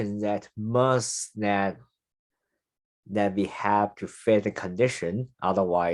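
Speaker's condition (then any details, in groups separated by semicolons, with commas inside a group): No condition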